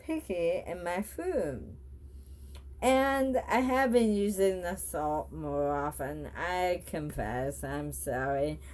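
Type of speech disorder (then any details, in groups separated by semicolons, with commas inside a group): Bulbar dysarthria; bulbar onset ALS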